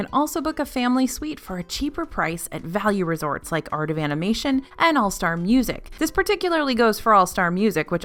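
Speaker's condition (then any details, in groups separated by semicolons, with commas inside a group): No condition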